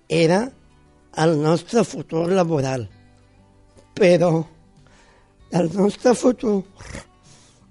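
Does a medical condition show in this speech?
Yes: Down syndrome; congenital, born with it.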